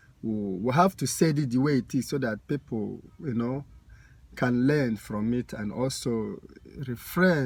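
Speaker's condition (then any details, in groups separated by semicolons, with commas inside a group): No condition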